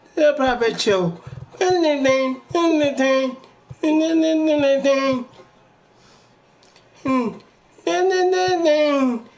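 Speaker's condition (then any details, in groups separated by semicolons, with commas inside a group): Cerebral palsy; from birth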